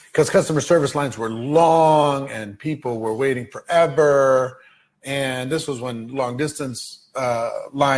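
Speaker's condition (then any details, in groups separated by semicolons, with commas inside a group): No condition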